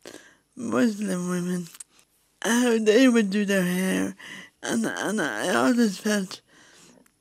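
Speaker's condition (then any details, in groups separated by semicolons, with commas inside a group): Cerebral palsy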